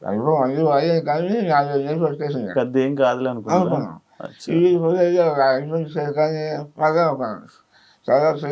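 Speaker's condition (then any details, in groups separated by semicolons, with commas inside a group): Mouth cancer; surgery, part removed; recovering after recent surgery; difficulty eating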